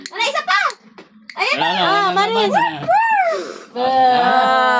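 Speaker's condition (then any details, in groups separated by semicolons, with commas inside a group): No condition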